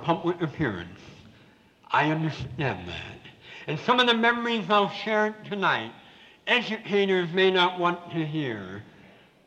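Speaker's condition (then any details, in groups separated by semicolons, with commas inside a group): Severe cleft palate with lisp; congenital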